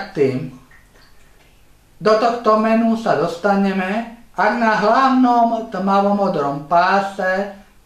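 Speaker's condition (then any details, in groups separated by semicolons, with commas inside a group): No condition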